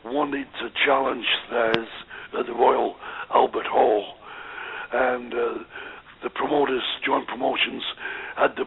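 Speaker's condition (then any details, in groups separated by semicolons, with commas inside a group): Voice box damage after neck operation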